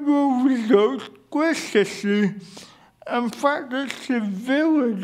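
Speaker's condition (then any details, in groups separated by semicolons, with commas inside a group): Cerebral palsy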